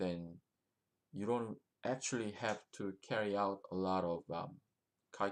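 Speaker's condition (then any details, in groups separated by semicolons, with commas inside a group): No condition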